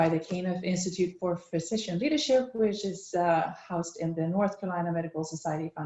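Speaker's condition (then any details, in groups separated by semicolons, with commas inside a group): No condition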